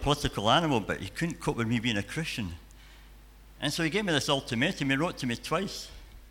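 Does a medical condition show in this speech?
Yes: cleft palate and cleft lip; frequent childhood hospital stays at dental hospital in Edinburgh.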